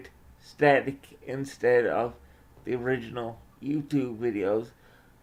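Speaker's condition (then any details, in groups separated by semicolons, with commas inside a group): Cerebral palsy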